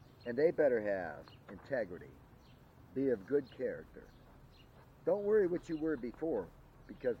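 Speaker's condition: No condition

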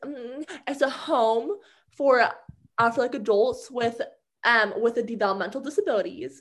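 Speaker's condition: Stuttering; stuttering since childhood, has had speech therapy; speaks in a different way, self-described as communicating just fine; repeated sounds

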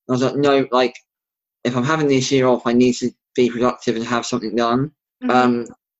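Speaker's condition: Bilateral cleft lip and palate; congenital, severe

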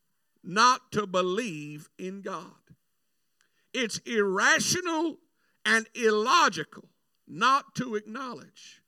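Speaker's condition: No condition

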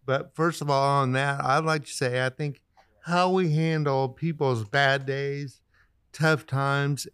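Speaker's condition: Cerebral palsy; pretty able-bodied

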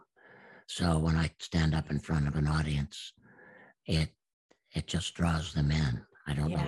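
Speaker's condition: Absent vocal cords; speech therapist saw no hope

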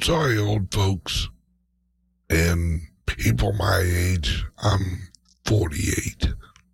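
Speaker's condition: Speech impediment, mild; slight speech impediment

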